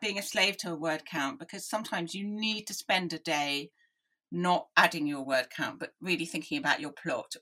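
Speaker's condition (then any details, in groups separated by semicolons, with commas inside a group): Deafness; hopeless and unwieldy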